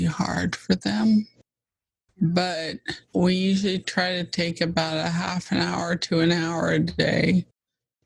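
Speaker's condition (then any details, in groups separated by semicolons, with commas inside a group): ALS (Lou Gehrig's disease); fast progressing form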